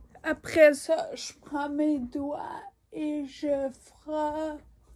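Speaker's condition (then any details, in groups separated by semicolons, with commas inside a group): Ataxia; degenerative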